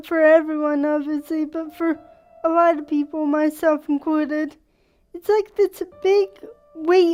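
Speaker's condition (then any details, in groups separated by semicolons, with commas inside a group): Cerebral palsy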